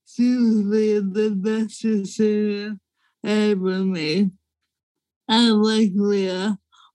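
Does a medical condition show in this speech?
Yes: ALS; young woman with ALS.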